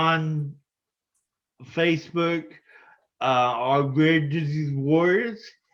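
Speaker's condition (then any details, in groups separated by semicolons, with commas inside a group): Spinocerebellar ataxia type 14, SCA14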